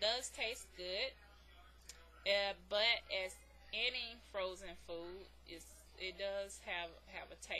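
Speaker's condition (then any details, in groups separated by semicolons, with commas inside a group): No condition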